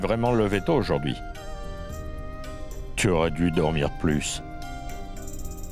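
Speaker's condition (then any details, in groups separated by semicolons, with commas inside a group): No condition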